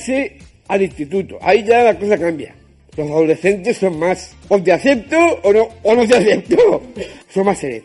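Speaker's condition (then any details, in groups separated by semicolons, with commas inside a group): Down syndrome; genetic disorder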